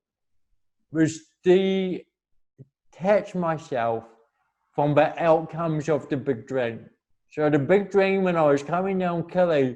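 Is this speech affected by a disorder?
Yes: cerebral palsy.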